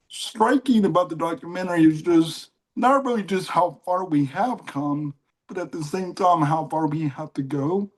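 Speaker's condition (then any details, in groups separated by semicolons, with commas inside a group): Cerebral palsy; mild case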